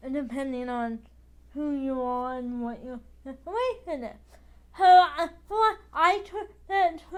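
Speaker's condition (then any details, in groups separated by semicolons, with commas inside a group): Cerebral palsy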